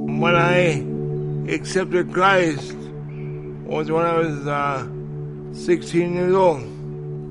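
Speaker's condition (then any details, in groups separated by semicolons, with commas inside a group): Cerebral palsy; wheelchair user all life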